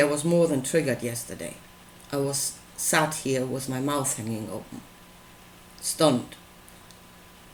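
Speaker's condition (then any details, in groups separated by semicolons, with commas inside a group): No condition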